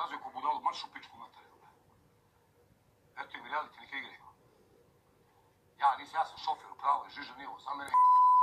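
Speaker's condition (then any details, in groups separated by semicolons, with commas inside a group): No condition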